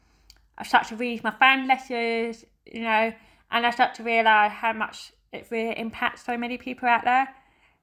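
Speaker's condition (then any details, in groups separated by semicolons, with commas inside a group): Deafness; not the music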